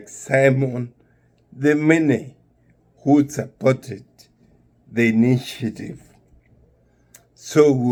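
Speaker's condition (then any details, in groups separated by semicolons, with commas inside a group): Neurological disease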